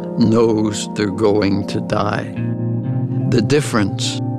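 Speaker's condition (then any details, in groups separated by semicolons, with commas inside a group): ALS; diagnosed over 10 years ago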